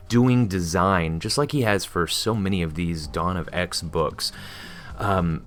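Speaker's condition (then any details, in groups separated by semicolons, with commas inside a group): No condition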